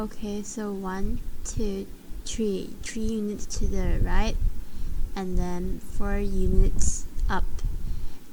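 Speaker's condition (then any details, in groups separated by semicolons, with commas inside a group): No condition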